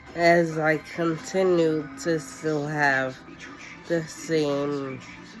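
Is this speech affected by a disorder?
Yes: cerebellar ataxia; no cure; onset around age 35, worsening; speech changed, tongue biting.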